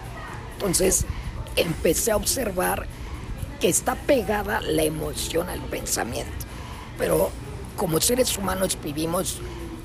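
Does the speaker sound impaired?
Yes: laryngectomy after throat cancer, esophageal speech; had to relearn to speak with voz serismofónica after surgery.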